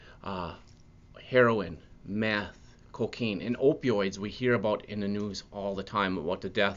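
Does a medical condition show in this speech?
No.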